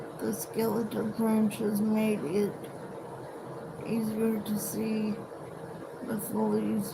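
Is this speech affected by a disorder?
Yes: cerebral palsy.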